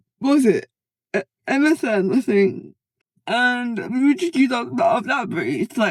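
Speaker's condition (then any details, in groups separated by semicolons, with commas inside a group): Cerebral palsy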